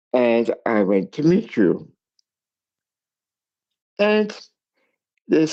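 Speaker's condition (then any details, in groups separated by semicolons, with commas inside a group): Cerebral palsy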